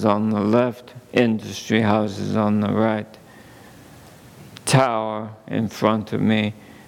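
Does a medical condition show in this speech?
Yes: ALS; under neurologist care.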